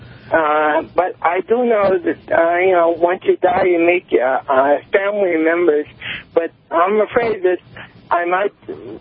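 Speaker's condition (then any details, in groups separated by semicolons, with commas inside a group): Cerebral palsy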